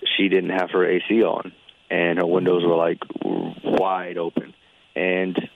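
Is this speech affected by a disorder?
No.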